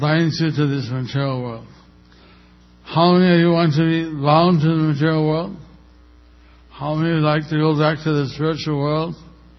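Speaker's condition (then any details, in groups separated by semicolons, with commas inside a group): Stroke with facial paralysis; undergoing therapy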